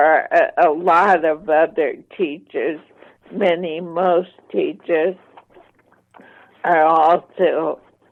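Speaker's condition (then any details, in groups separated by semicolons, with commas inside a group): ALS, mild; voice slightly impaired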